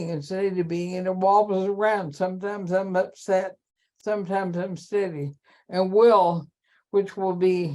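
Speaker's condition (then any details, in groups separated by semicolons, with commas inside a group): ALS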